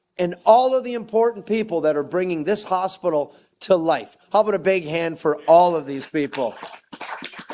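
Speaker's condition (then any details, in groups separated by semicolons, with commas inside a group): No condition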